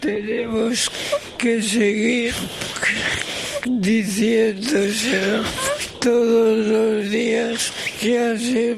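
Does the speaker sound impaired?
Yes: ALS, through a speech-generating device; left side symptoms first, initially attributed to herniated discs, diagnosed 13 years ago, about six months to diagnosis; cannot move any muscle, tilting wheelchair, permanent ventilator, audible labored breathing, always cold; uses special eye-tracking viewer to move tablet mouse.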